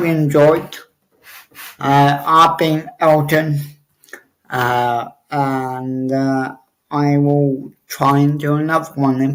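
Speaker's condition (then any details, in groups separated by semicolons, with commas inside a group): Cerebral palsy; obvious speech impediment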